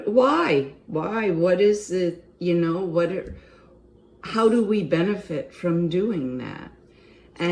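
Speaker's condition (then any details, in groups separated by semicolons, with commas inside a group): No condition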